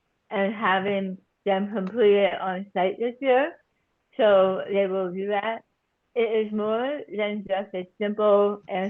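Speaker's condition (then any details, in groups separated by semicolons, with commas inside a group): Tongue cancer surgery and reconstruction; cancer about one year ago; voice altered by surgery and reconstruction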